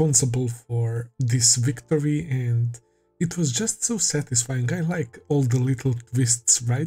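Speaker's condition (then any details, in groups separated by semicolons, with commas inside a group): No condition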